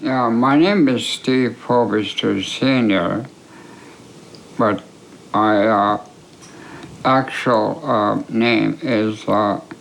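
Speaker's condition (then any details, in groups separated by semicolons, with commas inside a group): ALS; attributed to mercury poisoning; affects swallowing and speech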